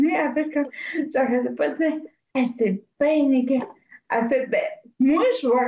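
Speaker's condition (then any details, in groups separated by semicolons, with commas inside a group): Cerebral palsy; from birth, extreme prematurity, three strokes, affects voice, hands, walking; nearly 49, wheelchair only, never walked, fatigue, slowness; shows a little in voice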